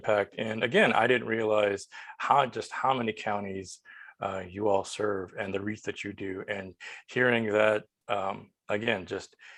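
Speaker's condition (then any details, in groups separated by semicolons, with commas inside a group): No condition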